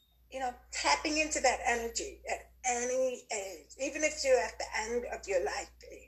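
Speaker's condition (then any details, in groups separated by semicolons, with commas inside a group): Deafness; born with normal hearing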